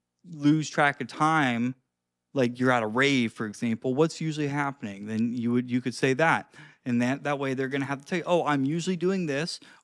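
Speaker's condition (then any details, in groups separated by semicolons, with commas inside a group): No condition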